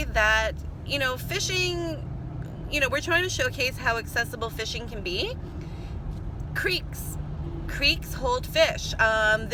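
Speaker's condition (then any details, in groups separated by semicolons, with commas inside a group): No condition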